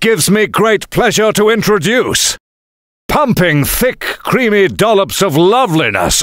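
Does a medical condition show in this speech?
No.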